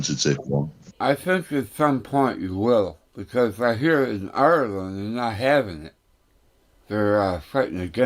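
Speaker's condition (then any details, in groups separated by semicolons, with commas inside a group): Tongue cancer; tongue tumor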